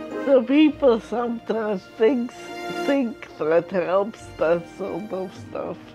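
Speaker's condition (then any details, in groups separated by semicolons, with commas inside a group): Multiple sclerosis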